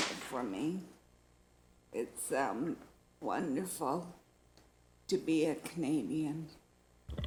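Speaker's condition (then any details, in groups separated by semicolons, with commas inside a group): Multiple sclerosis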